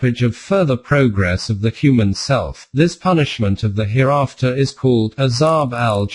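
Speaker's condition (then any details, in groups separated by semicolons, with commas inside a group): No condition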